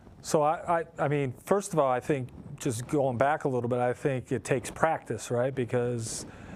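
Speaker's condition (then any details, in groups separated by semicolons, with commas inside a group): No condition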